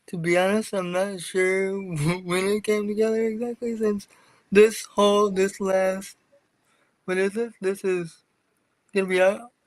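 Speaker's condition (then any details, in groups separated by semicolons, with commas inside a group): Cerebral palsy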